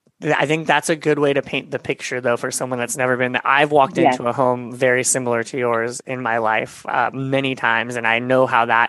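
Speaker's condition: Cleft palate and lip; hip bone grafted into mouth

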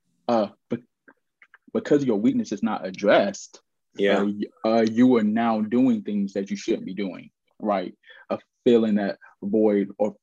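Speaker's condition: Stuttering; lifelong stutter, aware of it from about age 4; still stutters, speaks on stage, gave TEDx Charlotte talk, speaking coach Naeem; once felt unable to make sales or phone calls; repeated sounds, prolonged sounds, blocks

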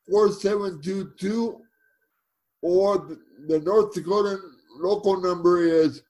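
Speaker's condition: Cerebral palsy; collapsed lung

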